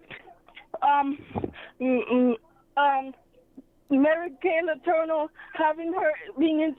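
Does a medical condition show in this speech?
Yes: cerebral palsy; sometimes hard to talk.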